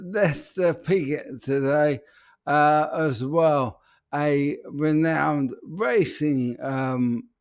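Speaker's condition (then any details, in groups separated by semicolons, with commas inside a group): ALS; speech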